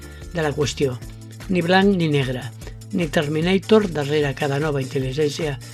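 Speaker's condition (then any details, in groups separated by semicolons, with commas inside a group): No condition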